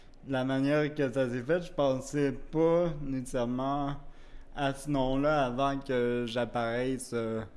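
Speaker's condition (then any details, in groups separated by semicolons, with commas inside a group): Cerebral palsy; wheelchair use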